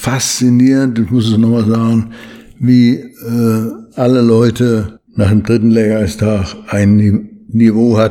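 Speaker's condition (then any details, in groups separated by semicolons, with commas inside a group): Parkinson's disease; slowed movements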